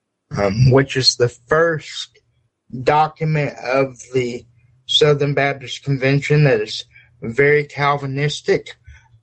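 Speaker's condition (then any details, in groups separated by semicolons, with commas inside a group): Cerebral palsy; uses electric wheelchair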